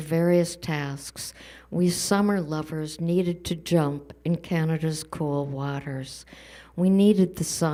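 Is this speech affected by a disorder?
No.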